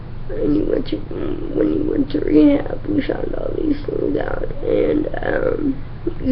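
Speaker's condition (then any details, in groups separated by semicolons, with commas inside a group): Cerebral palsy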